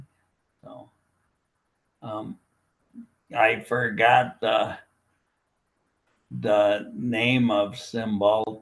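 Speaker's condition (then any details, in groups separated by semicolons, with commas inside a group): Primary lateral sclerosis, bulbar onset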